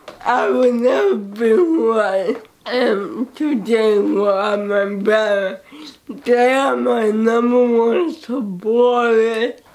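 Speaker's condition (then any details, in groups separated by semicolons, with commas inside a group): Cerebral palsy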